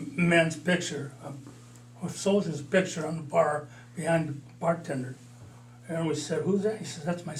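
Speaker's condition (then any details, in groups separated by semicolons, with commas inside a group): Parkinson's disease; mild, about four years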